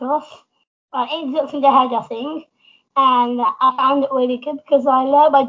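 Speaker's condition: Down syndrome; extra copy of chromosome 21

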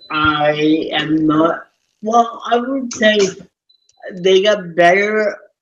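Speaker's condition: Cerebral palsy; from birth, stuck in mother's birth canal, oxygen loss, off balance and coordination, wheelchair user, childhood therapy; big speech impediment, called his accent, understandable after familiarity

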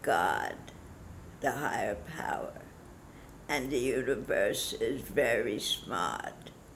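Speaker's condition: Parkinson's disease; stopped listening to doctor after diagnosis

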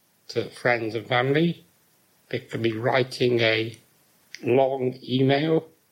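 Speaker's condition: Muscular dystrophy; severe muscle weakness

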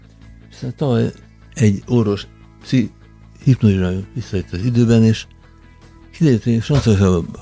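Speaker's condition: Parkinson's disease

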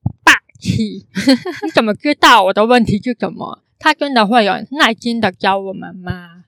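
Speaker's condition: Congenital hearing impairment; can sound sing-song

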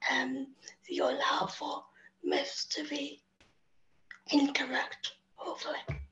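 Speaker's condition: Spastic quadriplegic cerebral palsy; agency carers assist getting up and going to bed

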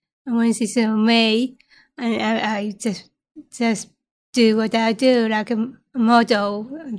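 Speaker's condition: Down syndrome; from birth

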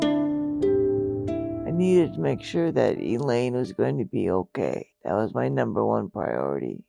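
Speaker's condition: Multiple system atrophy; brain does not signal breathing, must consciously blink, still talking, expects to lose voice

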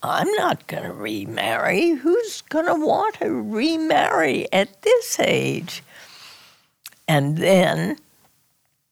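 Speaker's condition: Spasmodic dysphonia; strangled-sounding voice

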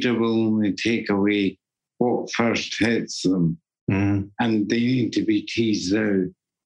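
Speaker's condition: Parkinson's disease; deep brain stimulation surgery, two brain implants with controller, lifelong essential tremor, diagnosis took about 15 months; symptoms regulated by stimulation, balance iffy, uses a cane, records poetry readings to help; voice going, can no longer sing or do theatre

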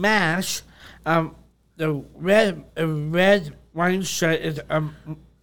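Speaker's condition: Down syndrome; extra third copy of 21st chromosome

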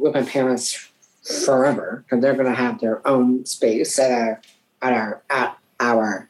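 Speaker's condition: Down syndrome; from birth; age 37, recent knee surgery, surgery went well

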